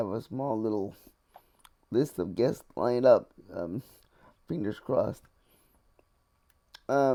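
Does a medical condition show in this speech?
Yes: cerebral palsy.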